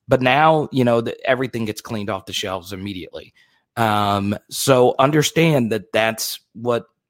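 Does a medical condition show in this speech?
No.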